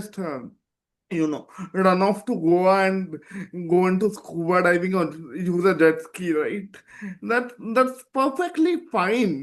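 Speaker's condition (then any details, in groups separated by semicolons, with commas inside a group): Cerebral palsy; present from birth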